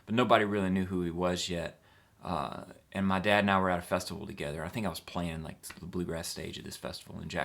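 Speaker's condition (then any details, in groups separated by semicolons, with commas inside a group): No condition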